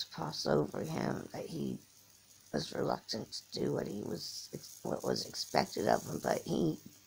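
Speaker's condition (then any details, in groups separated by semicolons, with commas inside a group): Cerebral palsy; from birth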